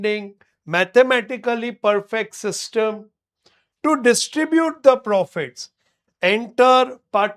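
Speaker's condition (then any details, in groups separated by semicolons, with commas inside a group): No condition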